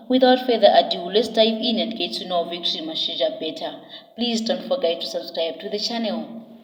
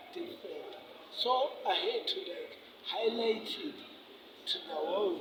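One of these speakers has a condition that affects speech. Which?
The second: cerebral palsy; affects speech and hands.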